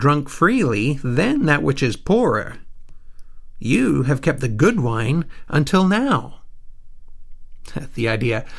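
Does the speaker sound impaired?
No.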